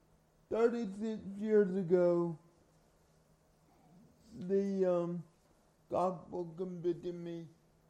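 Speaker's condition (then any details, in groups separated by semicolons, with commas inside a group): Cerebral palsy; carried everywhere by parents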